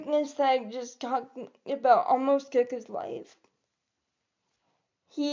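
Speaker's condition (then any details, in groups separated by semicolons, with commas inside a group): Cerebral palsy; able to articulate and speak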